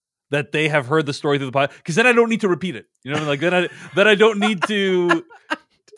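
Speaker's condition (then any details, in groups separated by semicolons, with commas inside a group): No condition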